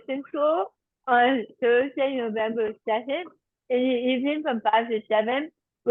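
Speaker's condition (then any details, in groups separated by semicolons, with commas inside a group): Tongue cancer surgery and reconstruction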